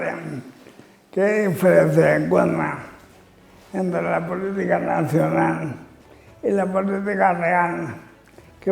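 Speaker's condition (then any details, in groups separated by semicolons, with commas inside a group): Amyotrophic lateral sclerosis (ela)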